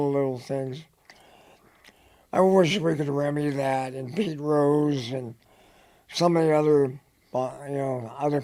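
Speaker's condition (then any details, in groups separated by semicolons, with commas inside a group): Head and neck cancer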